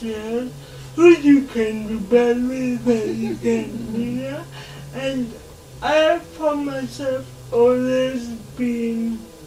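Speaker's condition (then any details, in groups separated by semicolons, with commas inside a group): Cerebral palsy; since birth, affects muscles and joints, walks and moves independently, early intervention and therapy in childhood; slow speaker, listeners take time to understand, speaks verbally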